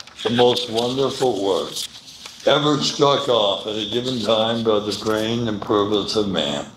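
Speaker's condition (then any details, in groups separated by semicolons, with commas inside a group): Medical condition affecting speech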